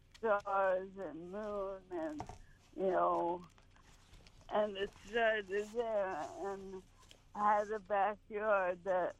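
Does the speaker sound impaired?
Yes: ALS; terminal, symptoms from early 2023, diagnosed after at least six months, walking distance steadily declining; vibrating neurons in head, no longer writing poems or revising; great difficulty speaking, speech garbled, still talking and swallowing food.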